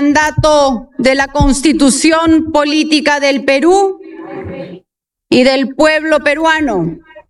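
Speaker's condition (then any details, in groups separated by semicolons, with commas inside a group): No condition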